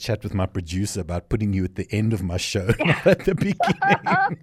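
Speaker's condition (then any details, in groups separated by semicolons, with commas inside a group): No condition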